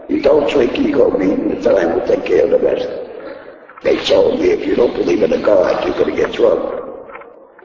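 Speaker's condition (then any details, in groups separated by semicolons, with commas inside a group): Laryngectomy; taught to talk with throat device, cannot talk without thumb, earlier voice loss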